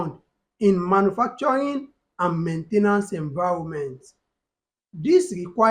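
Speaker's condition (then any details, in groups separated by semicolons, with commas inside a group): No condition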